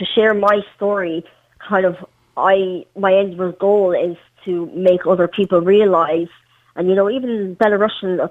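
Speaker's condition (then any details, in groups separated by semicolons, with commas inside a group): Cleft palate; all needed treatments received in Ireland, fully active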